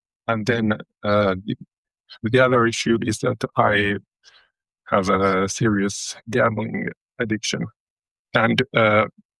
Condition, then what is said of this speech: Stuttering. Well, one thing is that some people can mistake it for... symptom of drug use.